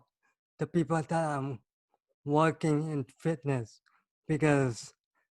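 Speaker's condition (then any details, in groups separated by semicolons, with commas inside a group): Cerebral palsy; soon after birth, brain oxygen lack, heart defect; about 26 years since onset, physical and occupational therapy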